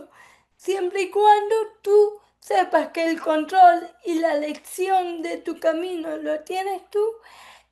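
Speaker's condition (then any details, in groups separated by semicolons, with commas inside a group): Cerebral palsy; from birth; affects speech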